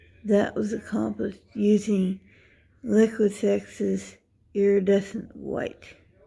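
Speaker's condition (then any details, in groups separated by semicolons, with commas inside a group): Dystonia; affects how speech sounds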